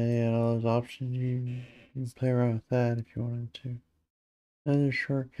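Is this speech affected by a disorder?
Yes: Parkinson's disease; quiet, must think to talk loud, sometimes slurs, mixes words.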